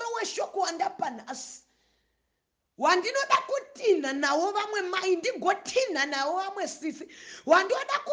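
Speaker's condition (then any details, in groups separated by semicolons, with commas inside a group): No condition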